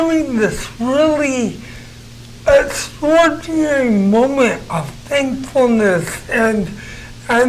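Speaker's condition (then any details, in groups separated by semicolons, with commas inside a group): Cerebral palsy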